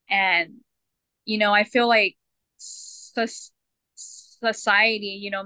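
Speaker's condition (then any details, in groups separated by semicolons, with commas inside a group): Stuttering; no speech therapy whole life until this month, long hidden at work; first speech therapy this month, breathing techniques to control stutter, joined local NSA chapter; gets tripped up over words, sound repetitions, less stuttering at work when knowing what to say; repeated sounds, prolonged sounds, blocks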